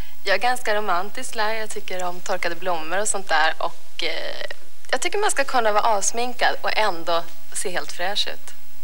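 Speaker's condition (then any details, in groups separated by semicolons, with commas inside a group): No condition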